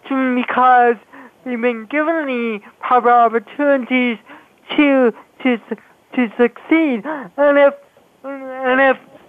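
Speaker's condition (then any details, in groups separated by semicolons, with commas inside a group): Cerebral palsy; speech affected by cerebral palsy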